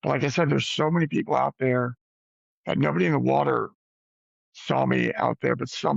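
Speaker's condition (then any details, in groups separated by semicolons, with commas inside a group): Spinal cord injury paralysis; diving accident, paralyzed from neck down; ongoing locomotor therapy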